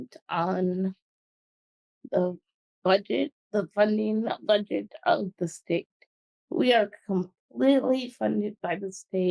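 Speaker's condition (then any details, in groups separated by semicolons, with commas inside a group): Cerebral palsy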